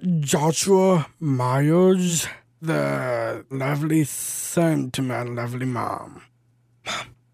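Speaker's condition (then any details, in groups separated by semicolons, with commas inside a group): Down syndrome; adult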